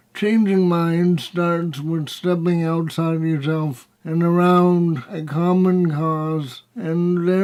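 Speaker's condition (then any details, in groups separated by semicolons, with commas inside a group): Cerebral palsy, spastic, severe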